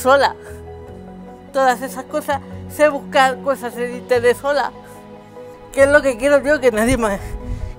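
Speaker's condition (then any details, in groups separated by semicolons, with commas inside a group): Cerebral palsy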